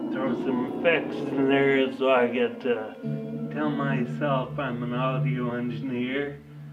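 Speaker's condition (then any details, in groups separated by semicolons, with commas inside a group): Ataxia; affects coordination and balance; slight slurring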